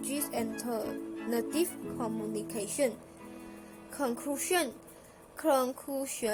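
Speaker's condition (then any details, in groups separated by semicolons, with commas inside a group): No condition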